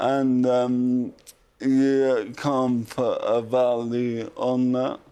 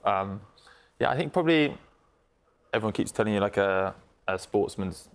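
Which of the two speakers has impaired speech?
The first: motor neurone disease; about two years since diagnosis, uses wheelchair; sounds different now.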